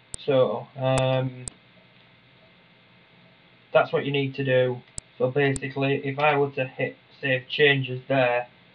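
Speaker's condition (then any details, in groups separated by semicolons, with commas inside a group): No condition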